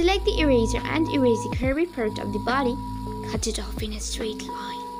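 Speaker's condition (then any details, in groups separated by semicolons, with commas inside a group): No condition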